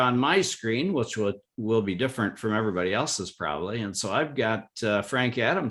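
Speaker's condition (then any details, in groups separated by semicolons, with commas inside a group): No condition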